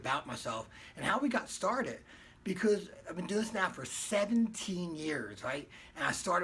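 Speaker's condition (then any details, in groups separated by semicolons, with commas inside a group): No condition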